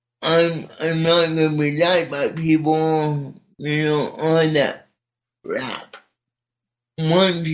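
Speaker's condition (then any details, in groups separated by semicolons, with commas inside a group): Cerebral palsy; speech not affected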